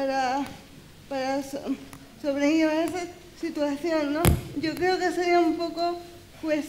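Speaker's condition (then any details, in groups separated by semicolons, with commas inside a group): Cerebral palsy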